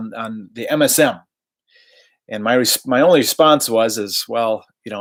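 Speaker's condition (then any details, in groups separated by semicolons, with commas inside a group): No condition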